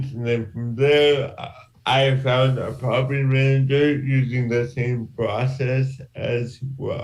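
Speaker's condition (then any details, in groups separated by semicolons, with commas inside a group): Cerebral palsy; from birth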